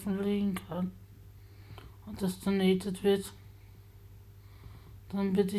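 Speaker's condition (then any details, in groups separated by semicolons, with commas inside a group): Spasticity from birth; multiple sclerosis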